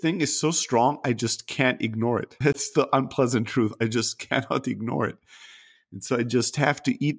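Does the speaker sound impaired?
No.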